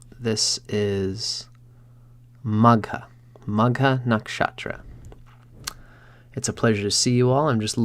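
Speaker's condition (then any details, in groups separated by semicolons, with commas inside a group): No condition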